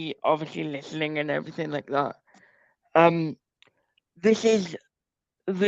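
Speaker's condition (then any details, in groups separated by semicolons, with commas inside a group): Cerebral palsy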